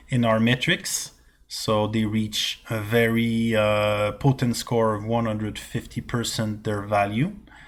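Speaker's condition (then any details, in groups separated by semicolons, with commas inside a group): No condition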